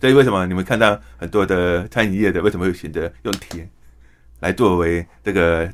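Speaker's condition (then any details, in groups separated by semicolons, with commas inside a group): Hearing impairment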